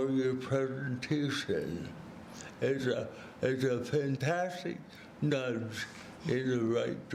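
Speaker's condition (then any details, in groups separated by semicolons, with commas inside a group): Cerebral palsy; speaks slowly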